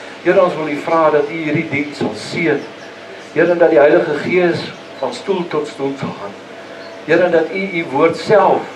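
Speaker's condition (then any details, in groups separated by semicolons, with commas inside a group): No condition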